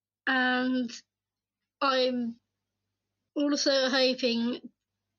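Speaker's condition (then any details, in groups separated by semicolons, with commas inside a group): Down syndrome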